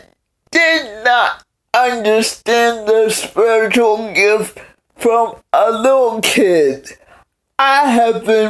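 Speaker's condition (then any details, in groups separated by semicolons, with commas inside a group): Cerebral palsy; several unnoticed strokes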